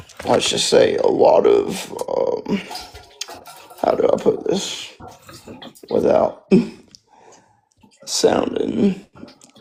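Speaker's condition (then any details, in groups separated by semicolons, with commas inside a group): Spastic quadriplegic cerebral palsy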